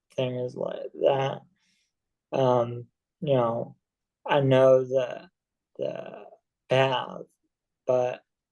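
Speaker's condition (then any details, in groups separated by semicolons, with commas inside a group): ALS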